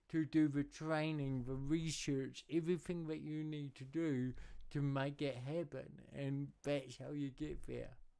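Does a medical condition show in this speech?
Yes: cerebral palsy.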